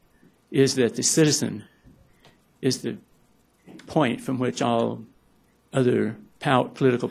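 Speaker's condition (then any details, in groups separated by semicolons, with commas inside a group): Parkinson's; may stumble over words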